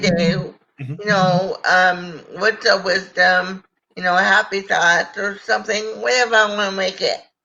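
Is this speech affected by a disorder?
Yes: cerebral palsy.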